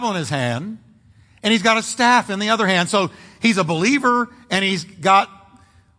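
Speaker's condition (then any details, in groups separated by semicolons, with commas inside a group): No condition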